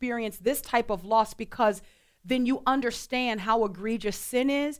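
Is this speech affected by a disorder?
No.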